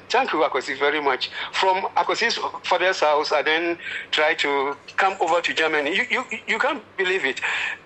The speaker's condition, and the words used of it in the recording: Stuttering. When I get excited, I tend to stammer.